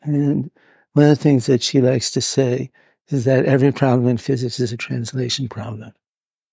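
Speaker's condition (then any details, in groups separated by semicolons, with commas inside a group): Parkinson's; needs to move about while filmed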